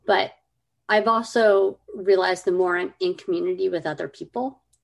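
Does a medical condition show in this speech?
Yes: cleft lip and palate; some speech issues growing up.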